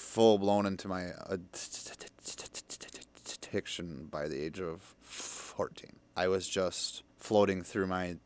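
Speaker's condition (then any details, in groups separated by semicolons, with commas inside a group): Stutter; stutter since young childhood, speech help stopped around age 11 or 12, therapy, 12-step programs, now sober; still stutters, public speaking still hard, sounded fluent on air, feels safe in studio; stutters on f of furniture mover, no stutter when drunk, cares less when feeling safe; prolonged sounds, blocks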